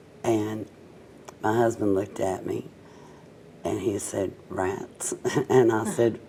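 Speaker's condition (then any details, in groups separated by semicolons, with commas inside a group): Cerebral palsy, mild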